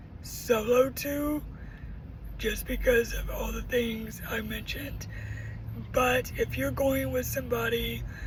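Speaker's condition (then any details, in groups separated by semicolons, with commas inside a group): Cerebral palsy; uses a wheelchair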